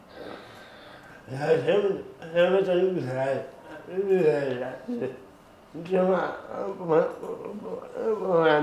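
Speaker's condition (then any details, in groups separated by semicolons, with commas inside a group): Cerebral palsy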